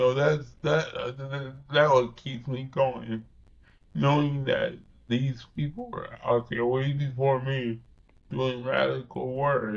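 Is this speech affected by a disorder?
Yes: cerebral palsy.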